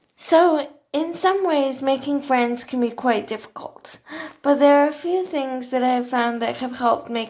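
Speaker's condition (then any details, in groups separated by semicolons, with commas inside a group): Cerebral palsy, athetoid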